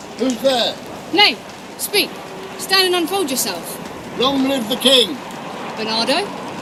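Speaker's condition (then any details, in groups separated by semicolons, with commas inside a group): No condition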